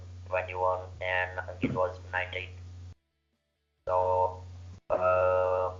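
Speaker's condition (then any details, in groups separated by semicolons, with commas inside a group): Laryngeal cancer surgery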